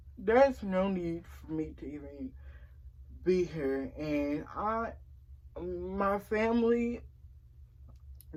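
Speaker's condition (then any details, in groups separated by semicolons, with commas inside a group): Cerebral palsy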